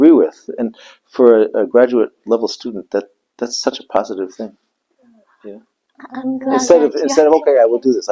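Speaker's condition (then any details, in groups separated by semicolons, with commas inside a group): No condition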